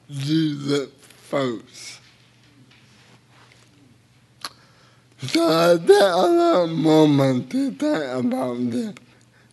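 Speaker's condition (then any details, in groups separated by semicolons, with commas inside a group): Cerebral palsy; involuntary hand movements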